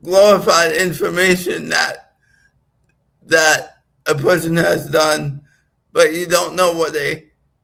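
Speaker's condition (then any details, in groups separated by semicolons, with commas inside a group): Right-sided physical disability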